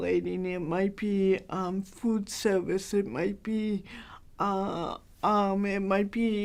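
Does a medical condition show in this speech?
Yes: cerebral palsy, mild; hard to understand.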